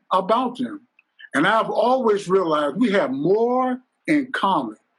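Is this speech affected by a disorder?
No.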